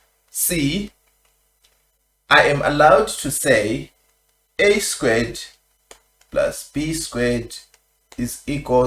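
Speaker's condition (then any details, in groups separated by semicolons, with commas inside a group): No condition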